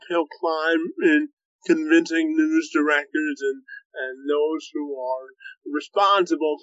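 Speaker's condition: Cerebral palsy, spastic quadriplegia

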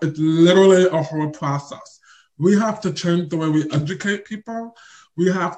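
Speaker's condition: Deaf or hard of hearing; on deaf spectrum

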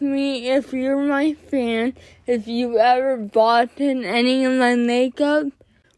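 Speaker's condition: Cerebral palsy; more jerking in class

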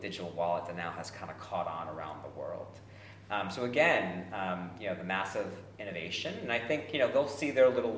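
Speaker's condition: No condition

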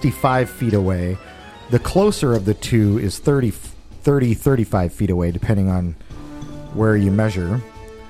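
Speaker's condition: No condition

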